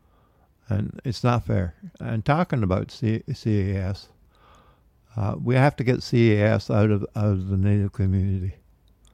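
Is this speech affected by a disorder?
Yes: Parkinson's disease; man aged 73.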